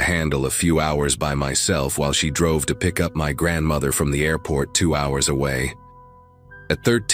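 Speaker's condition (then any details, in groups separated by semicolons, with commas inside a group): No condition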